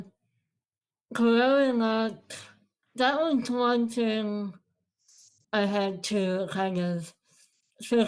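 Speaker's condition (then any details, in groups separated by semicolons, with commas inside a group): Moebius syndrome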